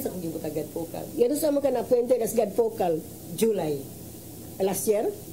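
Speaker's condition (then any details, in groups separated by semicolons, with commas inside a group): No condition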